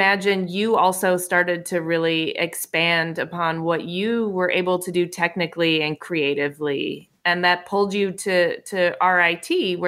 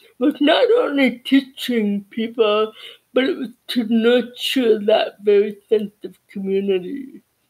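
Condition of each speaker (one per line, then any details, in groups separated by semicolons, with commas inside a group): No condition
Cerebral palsy; from birth, deaf in both ears; childhood speech therapy, lip reading training to improve speech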